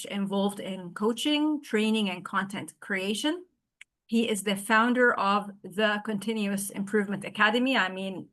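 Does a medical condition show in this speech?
No.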